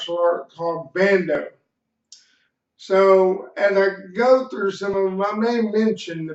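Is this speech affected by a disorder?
Yes: cerebral palsy; slight speech impediment.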